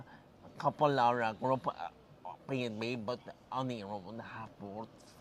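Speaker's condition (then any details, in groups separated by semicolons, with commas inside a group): Cerebral palsy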